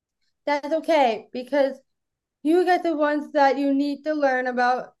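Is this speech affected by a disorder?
Yes: Down syndrome; Down syndrome from birth, born without esophagus, blocked bowel, surgery right after birth, cord wrapped around throat three times; 28 years old; may be a little hard to understand, mother helps a little, host understood nearly everything, host once asked for a repeat.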